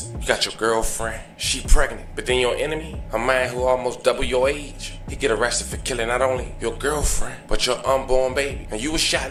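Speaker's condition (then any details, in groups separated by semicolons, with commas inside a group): No condition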